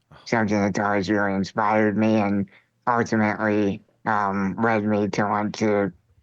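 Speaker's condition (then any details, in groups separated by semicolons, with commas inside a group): Spinal muscular atrophy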